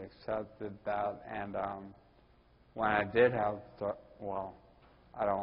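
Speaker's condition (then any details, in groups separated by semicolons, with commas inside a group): Ataxia; speech typical of the condition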